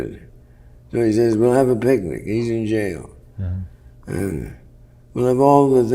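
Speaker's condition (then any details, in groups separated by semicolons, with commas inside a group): Parkinson's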